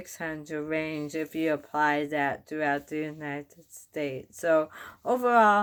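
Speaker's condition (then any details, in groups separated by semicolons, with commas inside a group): Bulbar onset ALS; recently diagnosed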